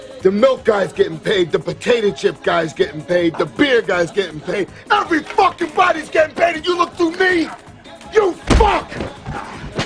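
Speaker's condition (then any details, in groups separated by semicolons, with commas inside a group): No condition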